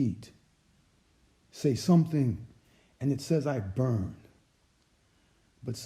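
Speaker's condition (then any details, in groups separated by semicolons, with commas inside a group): No condition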